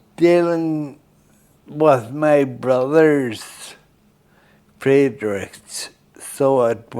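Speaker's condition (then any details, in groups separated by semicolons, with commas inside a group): Friedreich's ataxia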